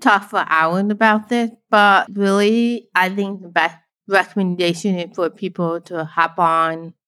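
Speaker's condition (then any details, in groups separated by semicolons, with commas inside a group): Deafblind, born deaf; can speak, signing easier than speaking English in videos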